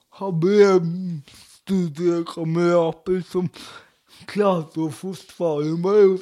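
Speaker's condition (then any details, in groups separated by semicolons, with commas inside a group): Cerebral palsy; speech difficulties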